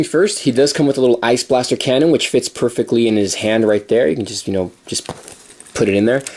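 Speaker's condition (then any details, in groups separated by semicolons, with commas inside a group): No condition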